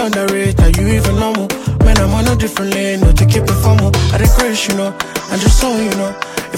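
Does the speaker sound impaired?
No.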